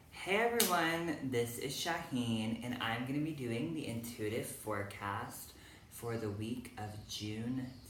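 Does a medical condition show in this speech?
No.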